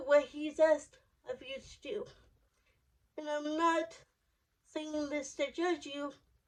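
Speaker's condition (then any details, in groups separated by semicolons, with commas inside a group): Cerebral palsy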